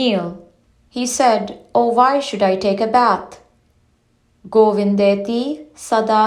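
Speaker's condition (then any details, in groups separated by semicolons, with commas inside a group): No condition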